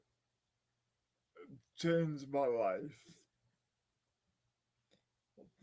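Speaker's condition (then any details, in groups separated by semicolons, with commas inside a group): Cerebral palsy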